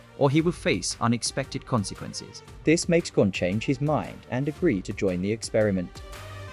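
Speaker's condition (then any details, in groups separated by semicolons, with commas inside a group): No condition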